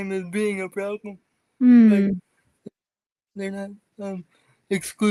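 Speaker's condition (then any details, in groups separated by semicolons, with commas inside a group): Cerebral palsy; from birth, wheelchair user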